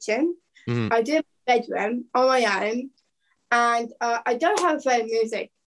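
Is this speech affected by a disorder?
Yes: Down syndrome; extra chromosome, 17 years old.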